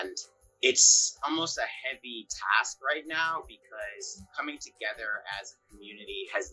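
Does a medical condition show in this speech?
No.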